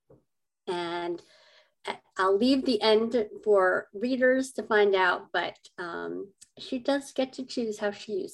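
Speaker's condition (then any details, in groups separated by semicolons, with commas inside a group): Cleft lip and palate; adult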